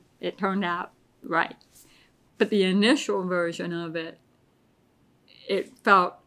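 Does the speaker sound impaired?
Yes: deafness; relies on hearing aids and lip reading.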